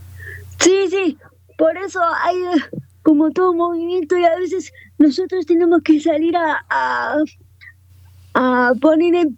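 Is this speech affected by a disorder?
Yes: cerebral palsy, quadriparesis.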